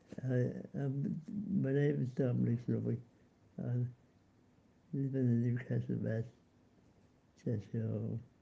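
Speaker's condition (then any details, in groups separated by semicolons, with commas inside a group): Cerebral palsy; congenital, unable to climb stairs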